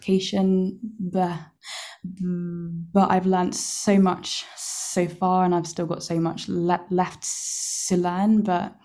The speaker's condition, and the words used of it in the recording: Stuttering. I use a speech technique, which is all about my breathing.